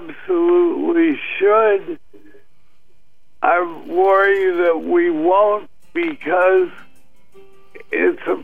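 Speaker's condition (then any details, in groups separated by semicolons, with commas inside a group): Parkinson's disease; brain stimulation surgery after tremors broke through CBD use, uses rollator for walking; tremors reduced about 95% after brain stimulation surgery, barely noticed; slight difficulty in speaking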